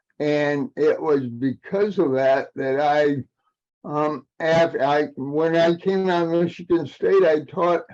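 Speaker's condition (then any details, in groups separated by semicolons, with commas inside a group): Cerebral palsy; aging adult, past 40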